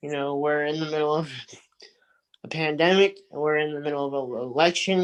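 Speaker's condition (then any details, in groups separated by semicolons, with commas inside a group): Cerebral palsy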